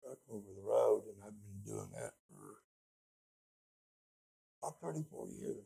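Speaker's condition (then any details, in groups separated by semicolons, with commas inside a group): Speech impediment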